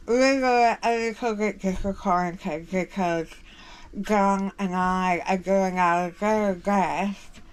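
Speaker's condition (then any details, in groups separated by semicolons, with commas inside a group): Jaw cancer surgery; jaw cancer surgery, tracheostomy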